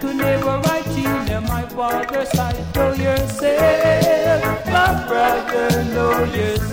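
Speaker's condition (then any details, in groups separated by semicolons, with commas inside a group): No condition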